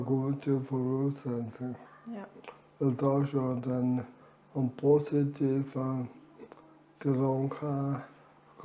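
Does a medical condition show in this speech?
Yes: amyotrophic lateral sclerosis.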